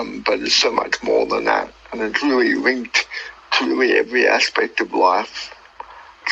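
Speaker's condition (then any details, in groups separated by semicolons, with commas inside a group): Cerebral palsy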